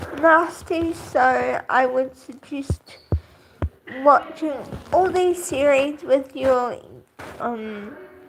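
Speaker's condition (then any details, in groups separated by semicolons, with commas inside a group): Cerebral palsy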